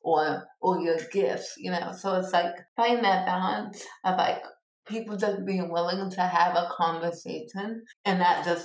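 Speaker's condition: Cerebral palsy; born two months premature

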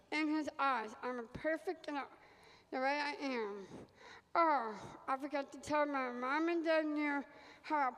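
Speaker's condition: Down syndrome; difficulty with speech development in childhood, used basic signs, early physical therapy to strengthen muscles

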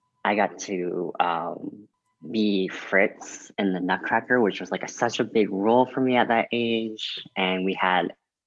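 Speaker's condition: Cleft lip and palate; congenital open cleft lip and palate

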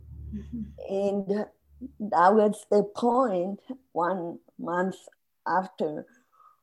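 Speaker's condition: Spasmodic dysphonia; diagnosed 8 years later

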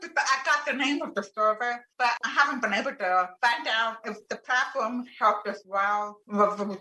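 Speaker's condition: Profound deafness; communicates by spoken language

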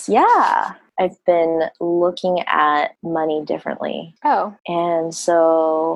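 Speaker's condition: No condition

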